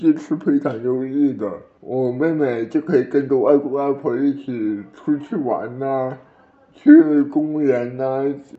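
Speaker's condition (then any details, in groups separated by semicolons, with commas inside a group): Cerebral palsy; has played basketball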